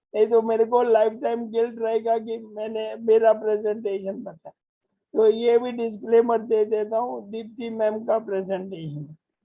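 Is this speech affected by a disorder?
Yes: motor neurone disease; voice strong and loud.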